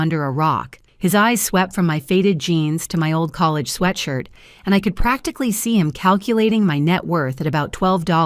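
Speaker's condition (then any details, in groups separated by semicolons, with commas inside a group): No condition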